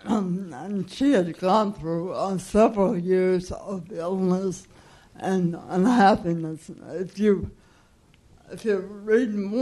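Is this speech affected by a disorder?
Yes: cerebral palsy.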